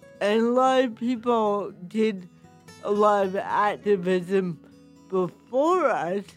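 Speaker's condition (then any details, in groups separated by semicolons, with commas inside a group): Cerebral palsy with speech impediment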